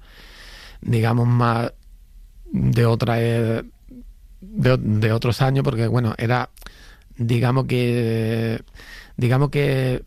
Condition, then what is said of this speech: Stuttering. Esta tartamudez que cuando hemos comenzado al principio me decías, bueno, tengo un poco de tartamudez, da igual, cada uno es como es, habla como habla, a su manera.